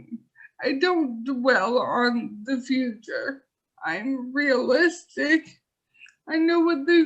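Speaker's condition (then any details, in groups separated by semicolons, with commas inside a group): ALS; speech affected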